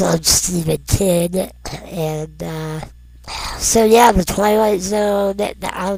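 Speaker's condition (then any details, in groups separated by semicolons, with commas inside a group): Non-progressive muscular dystrophy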